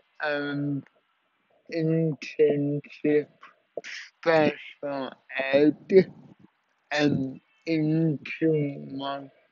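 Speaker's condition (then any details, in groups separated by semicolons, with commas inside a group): Cerebral palsy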